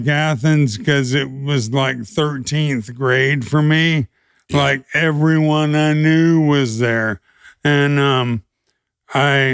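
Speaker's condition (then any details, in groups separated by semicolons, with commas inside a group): ALS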